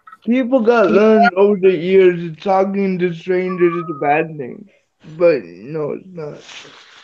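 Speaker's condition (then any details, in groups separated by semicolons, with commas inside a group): Cerebral palsy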